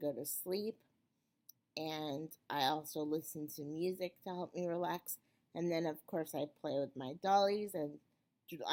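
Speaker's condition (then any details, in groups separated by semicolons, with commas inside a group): Cerebral palsy; wheelchair user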